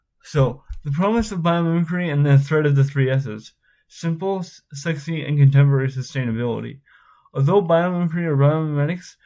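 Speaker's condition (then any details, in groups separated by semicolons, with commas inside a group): Spastic cerebral palsy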